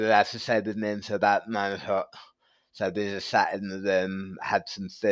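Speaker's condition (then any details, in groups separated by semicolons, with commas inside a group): Tongue cancer surgery; right-side tongue surgery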